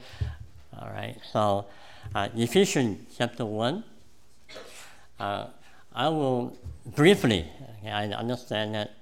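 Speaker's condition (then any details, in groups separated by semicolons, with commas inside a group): Cleft palate; congenital cleft palate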